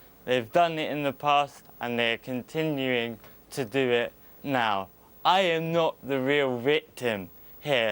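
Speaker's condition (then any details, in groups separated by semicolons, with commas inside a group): Cerebral palsy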